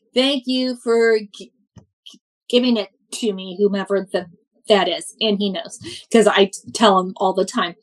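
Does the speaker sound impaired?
Yes: stuttering; stuttering since childhood, attended National Stuttering Association conferences at 18 and 35; stuttering stand-up comic, performing since age 36; stutters on own name, sound and syllable repetitions, whole-word repetitions, frequent um fillers; here repeated sounds, blocks.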